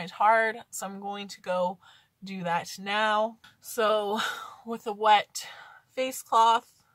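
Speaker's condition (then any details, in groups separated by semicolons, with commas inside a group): No condition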